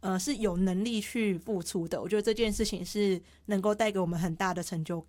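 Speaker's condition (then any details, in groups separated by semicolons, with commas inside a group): Hearing loss; takes part in 蒲公英 hearing-impaired association; clear articulation per host, self-reports sometimes slightly unclear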